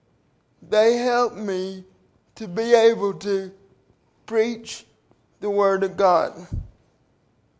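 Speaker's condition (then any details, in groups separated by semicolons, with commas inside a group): Cerebral palsy; 37 years since onset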